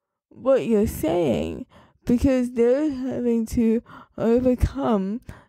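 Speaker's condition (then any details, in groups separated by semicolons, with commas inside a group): Cerebral palsy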